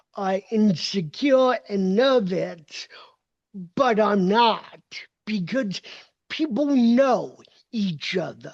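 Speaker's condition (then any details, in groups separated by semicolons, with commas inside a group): Cerebral palsy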